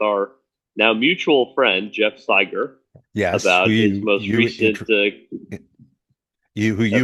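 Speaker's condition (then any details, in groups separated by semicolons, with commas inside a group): No condition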